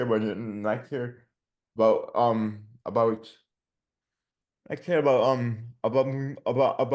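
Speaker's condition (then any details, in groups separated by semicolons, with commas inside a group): Dystonia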